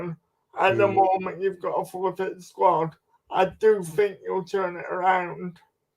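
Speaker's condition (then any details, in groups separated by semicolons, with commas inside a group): Cerebral palsy; speech impaired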